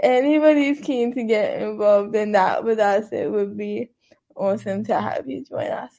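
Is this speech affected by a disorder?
Yes: cerebral palsy; quadriplegic.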